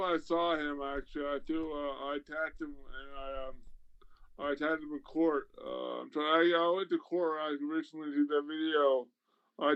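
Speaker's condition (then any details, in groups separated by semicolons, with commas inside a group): Traumatic brain injury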